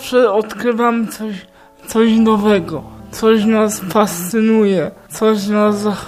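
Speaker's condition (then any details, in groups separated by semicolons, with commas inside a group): Cerebral palsy; childhood onset, moderate severity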